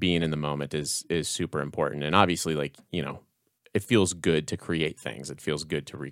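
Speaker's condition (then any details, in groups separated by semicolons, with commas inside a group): No condition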